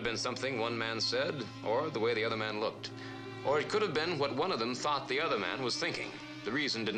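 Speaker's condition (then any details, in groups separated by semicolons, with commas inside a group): No condition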